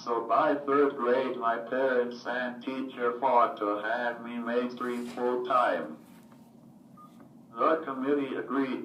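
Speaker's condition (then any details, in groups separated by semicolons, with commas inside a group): Cerebral palsy, athetoid; caused by oxygen loss at birth, motor brain injury; speech hard to understand, used picture book, communication box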